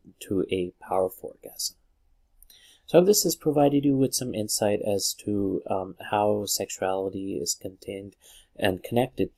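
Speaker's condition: No condition

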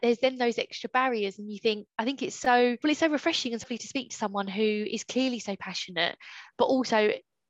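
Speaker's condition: No condition

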